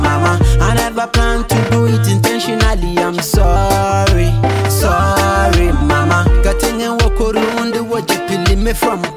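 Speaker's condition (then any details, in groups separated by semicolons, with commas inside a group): No condition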